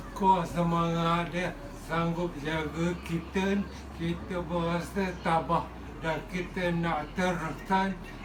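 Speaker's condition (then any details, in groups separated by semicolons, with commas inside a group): Brain tumour; undergoing treatment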